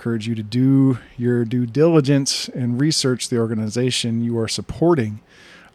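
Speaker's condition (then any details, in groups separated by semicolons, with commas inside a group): No condition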